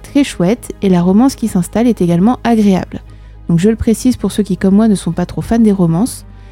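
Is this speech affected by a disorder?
No.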